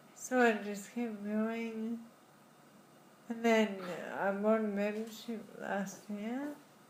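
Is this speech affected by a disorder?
Yes: Friedreich's ataxia; diagnosed in childhood.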